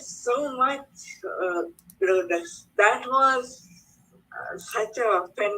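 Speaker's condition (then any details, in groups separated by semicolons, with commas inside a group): Cerebral palsy; speech affected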